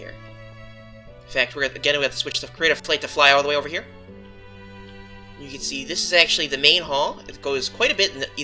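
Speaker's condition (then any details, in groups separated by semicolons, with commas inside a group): No condition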